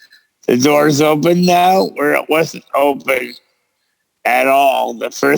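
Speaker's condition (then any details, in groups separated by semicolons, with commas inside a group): Cerebral palsy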